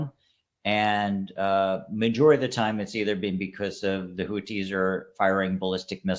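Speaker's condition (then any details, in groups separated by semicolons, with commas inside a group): No condition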